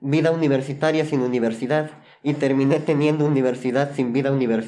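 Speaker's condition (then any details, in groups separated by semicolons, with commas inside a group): Cleft lip and palate; chili burns more than usual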